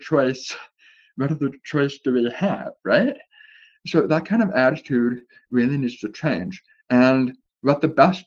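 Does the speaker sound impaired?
Yes: deafness with speech impediment; born deaf, years of speech therapy, cannot really hear voices in interviews.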